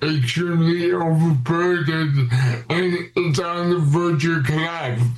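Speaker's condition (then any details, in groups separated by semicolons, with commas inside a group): Cerebral palsy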